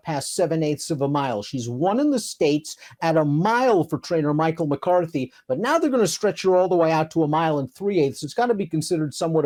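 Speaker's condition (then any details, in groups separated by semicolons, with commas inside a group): No condition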